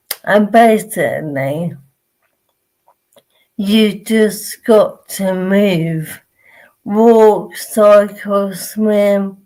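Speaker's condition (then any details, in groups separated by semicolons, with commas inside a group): Motor neurone disease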